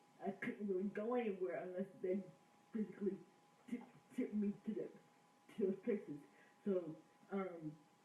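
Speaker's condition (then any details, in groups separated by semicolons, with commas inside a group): Cerebral palsy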